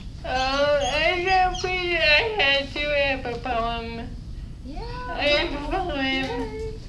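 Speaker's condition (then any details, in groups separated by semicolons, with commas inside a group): Dysarthria; diagnosed at 13, uses wheelchair, speech program 3 years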